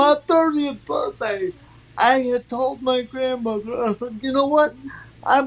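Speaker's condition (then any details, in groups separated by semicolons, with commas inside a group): Cerebral palsy; from birth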